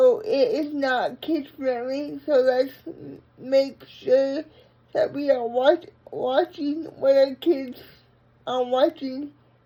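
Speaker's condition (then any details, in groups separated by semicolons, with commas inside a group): Brain injury; unable to walk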